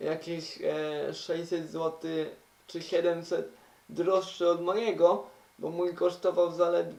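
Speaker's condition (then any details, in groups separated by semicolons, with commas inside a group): Cerebral palsy; uses wheelchair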